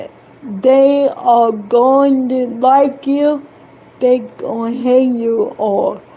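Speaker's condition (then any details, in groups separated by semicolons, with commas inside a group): Cerebral palsy; affects hand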